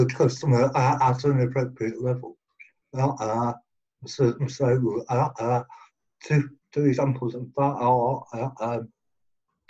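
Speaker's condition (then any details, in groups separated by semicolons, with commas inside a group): Cerebral palsy; present from birth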